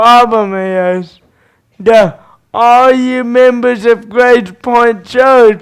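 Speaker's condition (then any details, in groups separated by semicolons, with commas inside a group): Cerebral palsy; speech slightly improved recently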